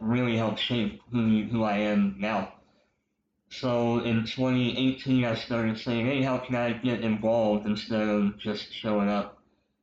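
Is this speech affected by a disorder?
Yes: cleft lip and palate; congenital, with popliteal pterygium syndrome, over 30 operations until age 14 including lip and palate correction; speech impediment from cleft lip and palate.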